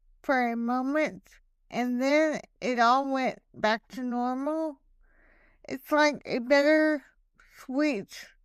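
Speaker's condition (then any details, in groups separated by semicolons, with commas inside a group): Hemiplegic cerebral palsy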